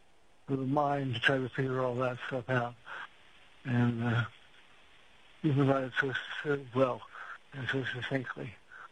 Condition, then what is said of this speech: Parkinson's disease. I apologize for my voice. I have Parkinson's.